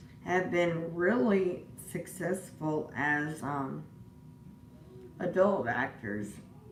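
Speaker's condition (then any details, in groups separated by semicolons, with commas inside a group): Disability causing slurred speech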